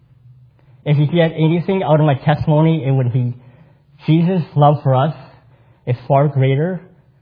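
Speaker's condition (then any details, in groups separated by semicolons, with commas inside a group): Cleft palate; congenital cleft palate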